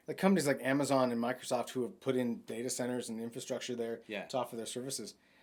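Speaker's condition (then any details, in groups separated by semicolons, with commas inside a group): No condition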